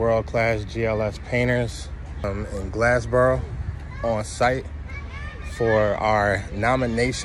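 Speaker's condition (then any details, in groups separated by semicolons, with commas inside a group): No condition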